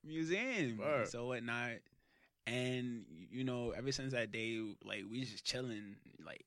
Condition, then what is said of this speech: Stuttering. Like causes me like to stutter, but it's amplified and when I'm nervous, excited, or like in high emotions.